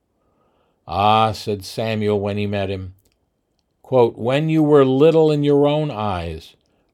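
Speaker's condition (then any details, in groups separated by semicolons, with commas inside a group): No condition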